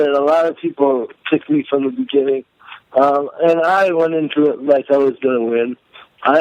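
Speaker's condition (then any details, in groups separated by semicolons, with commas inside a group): Cerebral palsy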